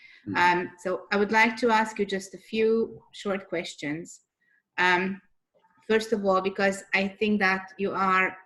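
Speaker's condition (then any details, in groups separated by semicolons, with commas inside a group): No condition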